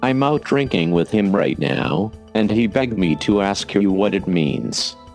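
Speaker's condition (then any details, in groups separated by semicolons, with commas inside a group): No condition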